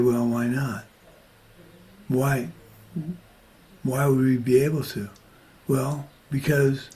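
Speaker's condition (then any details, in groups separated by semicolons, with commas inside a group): Parkinson's disease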